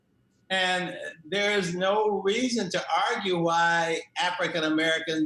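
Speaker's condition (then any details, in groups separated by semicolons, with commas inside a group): No condition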